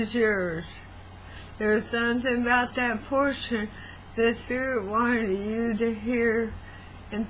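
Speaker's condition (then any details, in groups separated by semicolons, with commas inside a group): Throat cancer radiation damage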